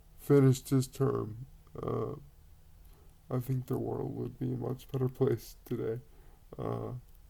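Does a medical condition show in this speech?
Yes: cerebral palsy; quadriplegic.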